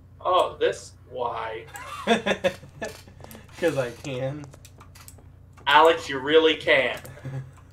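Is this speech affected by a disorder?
No.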